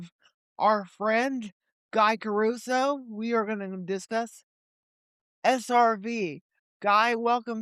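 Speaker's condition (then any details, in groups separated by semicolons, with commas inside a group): Cerebral palsy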